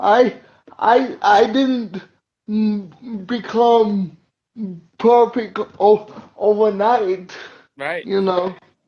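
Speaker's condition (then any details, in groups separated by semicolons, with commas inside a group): Cerebral palsy; uses wheelchair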